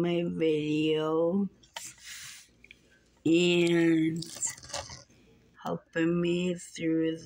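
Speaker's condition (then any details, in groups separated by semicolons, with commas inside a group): Muscular dystrophy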